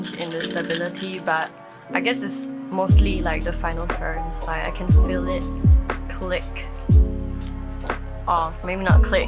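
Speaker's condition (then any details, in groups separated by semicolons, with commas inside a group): No condition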